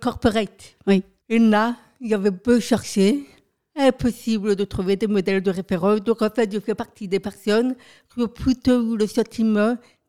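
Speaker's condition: Profound deafness from birth, profound, congenital

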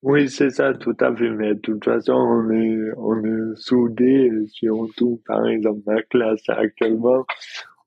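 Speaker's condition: Dystonia; no longer falls

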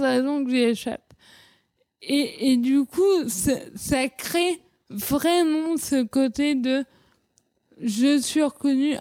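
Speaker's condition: Cerebral palsy; childhood speech

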